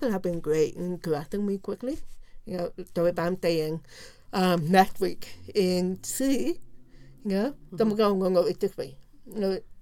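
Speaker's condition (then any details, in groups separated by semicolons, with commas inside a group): Profound deafness; profound deafness left ear, total deafness right ear, diagnosed at age 3, no cochlear implant; learned to speak and lip-read in oral pre-preschool, mainstreamed, little ASL now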